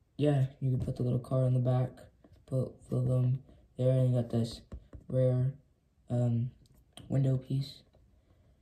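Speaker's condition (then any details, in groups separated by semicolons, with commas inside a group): No condition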